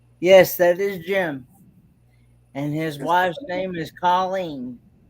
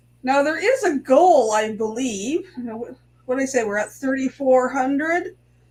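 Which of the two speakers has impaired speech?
The first: cerebral palsy; with hydrocephalus, ventriculoperitoneal shunt; voice recovering, sore throat after intubation.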